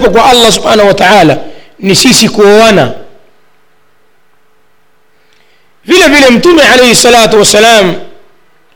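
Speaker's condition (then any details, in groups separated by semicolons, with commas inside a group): No condition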